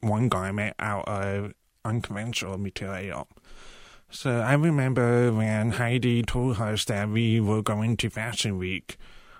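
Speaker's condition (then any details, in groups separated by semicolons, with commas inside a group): Profound deafness; cochlear implants received at age 18, interpreter used on Project Runway; uses cochlear implants, now hears sounds such as rain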